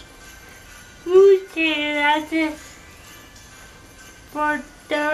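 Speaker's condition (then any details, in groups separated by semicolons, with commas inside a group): Cerebral palsy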